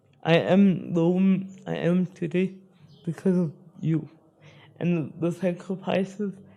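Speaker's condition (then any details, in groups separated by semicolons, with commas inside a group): Spastic cerebral palsy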